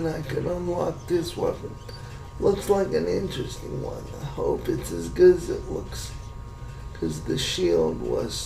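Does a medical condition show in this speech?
Yes: cerebral palsy.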